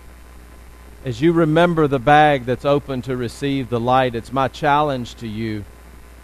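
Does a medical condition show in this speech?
No.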